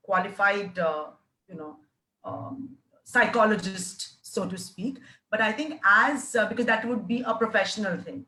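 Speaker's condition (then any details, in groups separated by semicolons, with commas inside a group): No condition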